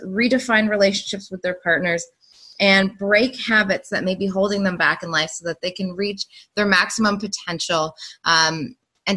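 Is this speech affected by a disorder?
No.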